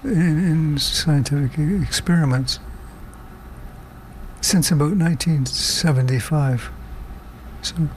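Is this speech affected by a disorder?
Yes: Parkinson's disease; lost sense of smell, grew up on Ontario farm, possible rotenone pesticide exposure suspected but unproven; motor function declining during recording, takes levodopa and other prescribed drugs; slow, harder to hear past couple weeks, word-finding difficulty, wrong words, loses thread, unfinished sentences, worse tired.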